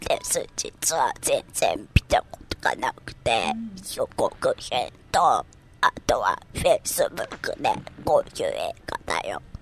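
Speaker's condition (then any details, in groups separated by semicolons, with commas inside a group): Myasthenia gravis; ventilator since age 26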